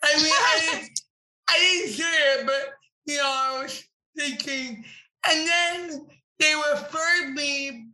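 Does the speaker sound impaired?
Yes: cerebral palsy; since birth, uses wheelchair, visibly disabled.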